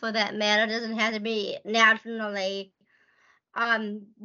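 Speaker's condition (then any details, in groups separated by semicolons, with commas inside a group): Down syndrome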